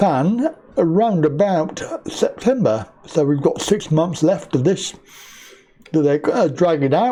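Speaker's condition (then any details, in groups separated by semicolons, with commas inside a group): Cerebral palsy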